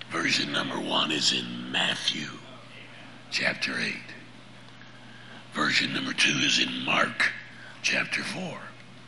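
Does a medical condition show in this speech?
Yes: laryngeal cancer; deep raspy 'Batman voice', much weaker than before, prosthesis speech planned after laryngectomy.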